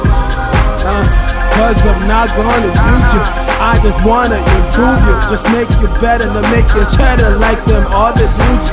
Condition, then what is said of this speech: None; typical speech.